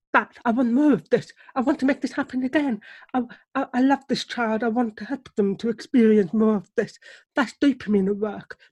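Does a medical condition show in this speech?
Yes: deafness; struggles to hear baby cry or tones of sounds.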